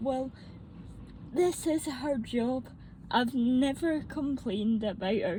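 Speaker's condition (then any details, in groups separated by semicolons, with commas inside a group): Mixed cerebral palsy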